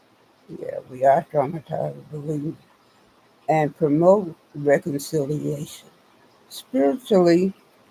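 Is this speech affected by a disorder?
Yes: spinal neurosarcoidosis.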